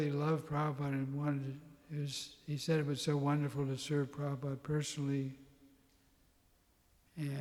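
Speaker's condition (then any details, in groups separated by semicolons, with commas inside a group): Parkinson's; tremor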